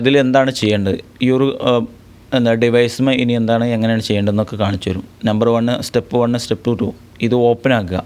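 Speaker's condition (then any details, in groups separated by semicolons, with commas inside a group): No condition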